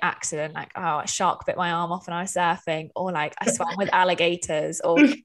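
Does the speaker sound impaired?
No.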